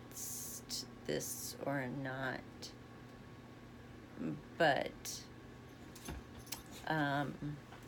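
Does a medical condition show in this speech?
Yes: essential tremor.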